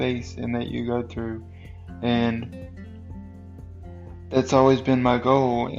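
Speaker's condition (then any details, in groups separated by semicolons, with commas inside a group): Cerebral palsy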